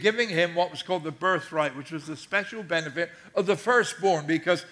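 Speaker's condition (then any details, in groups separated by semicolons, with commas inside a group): No condition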